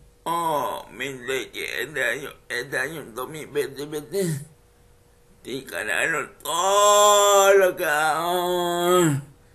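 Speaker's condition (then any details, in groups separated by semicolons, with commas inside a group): Cerebral palsy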